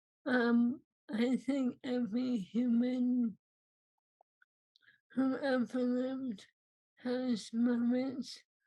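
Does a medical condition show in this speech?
Yes: ALS.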